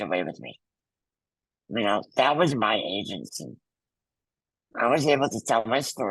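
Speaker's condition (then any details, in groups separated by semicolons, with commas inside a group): Muscular dystrophy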